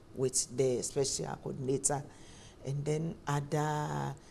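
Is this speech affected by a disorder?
No.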